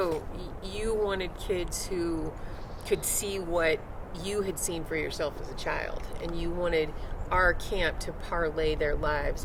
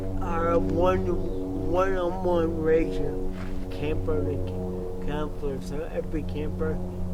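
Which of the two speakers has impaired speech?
The second: cerebral palsy; from birth, wheelchair.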